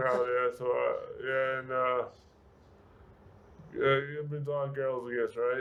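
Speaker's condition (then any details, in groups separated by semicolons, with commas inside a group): Severe brain injury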